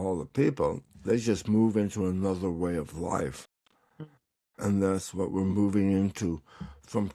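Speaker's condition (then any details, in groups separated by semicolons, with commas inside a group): Tongue cancer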